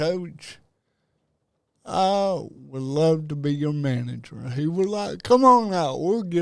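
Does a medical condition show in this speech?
Yes: cerebral palsy; diagnosed at about age two.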